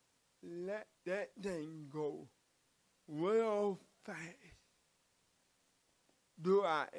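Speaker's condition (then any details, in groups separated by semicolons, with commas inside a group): Cerebral palsy; from birth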